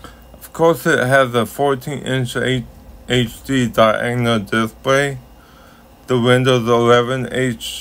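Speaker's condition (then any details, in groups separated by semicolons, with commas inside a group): Ataxic cerebral palsy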